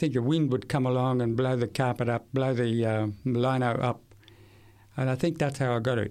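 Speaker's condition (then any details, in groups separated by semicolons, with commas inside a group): Severe to profound hearing loss; acquired at age 8 from meningitis, Queensland country town, one ear completely destroyed, left ear severe to profound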